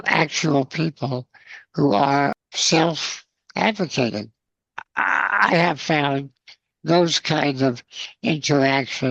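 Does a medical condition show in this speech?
Yes: spinal muscular atrophy, congenital.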